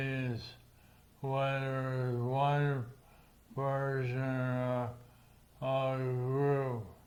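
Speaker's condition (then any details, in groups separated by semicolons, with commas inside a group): Progressive supranuclear palsy; neuromuscular system affected; speech a little hard to hear, shortness of breath, swallowing affected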